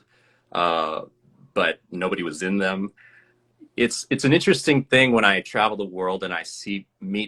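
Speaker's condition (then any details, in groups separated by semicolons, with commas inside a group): No condition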